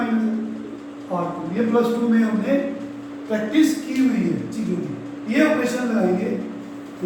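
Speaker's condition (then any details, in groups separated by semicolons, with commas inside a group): No condition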